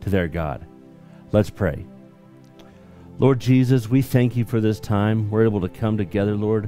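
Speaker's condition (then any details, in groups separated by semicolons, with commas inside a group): No condition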